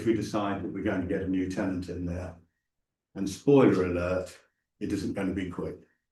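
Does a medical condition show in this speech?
No.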